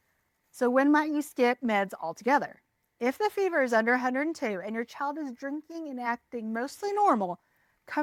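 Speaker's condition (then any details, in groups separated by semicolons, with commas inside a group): No condition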